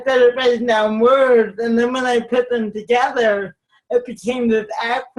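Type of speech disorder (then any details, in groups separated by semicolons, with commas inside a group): Cerebral palsy, mild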